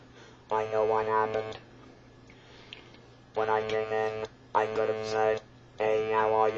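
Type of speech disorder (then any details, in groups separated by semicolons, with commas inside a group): Electrolarynx speech; laryngectomy (electrolarynx user)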